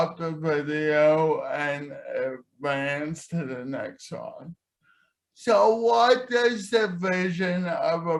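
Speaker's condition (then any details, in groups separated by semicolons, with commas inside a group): Cerebral palsy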